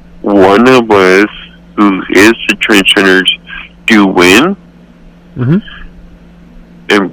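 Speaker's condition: Cerebral palsy; accepts own voice

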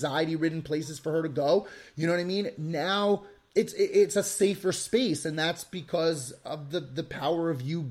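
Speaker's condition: No condition

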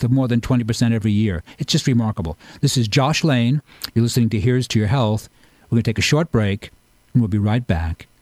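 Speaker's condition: No condition

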